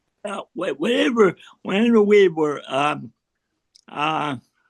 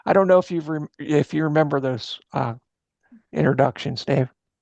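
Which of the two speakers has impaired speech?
The first: cerebral palsy; spasticity, leans right, since childhood; wheelchair user after spinal cord surgery about five years ago.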